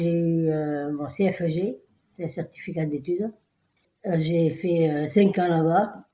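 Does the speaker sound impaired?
Yes: Down syndrome; congenital.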